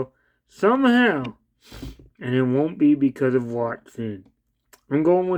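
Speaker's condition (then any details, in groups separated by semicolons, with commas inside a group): Cerebral palsy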